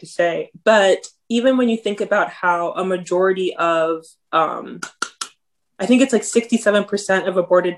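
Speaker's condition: No condition

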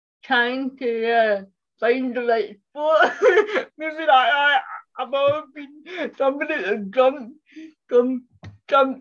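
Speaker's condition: Cerebral palsy; speech impairment

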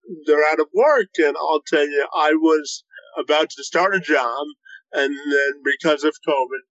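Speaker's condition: Cerebral palsy; cannot walk normally

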